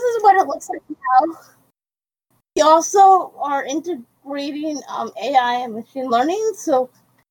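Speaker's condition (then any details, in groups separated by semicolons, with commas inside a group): Cerebral palsy; quadriplegic, wheelchair user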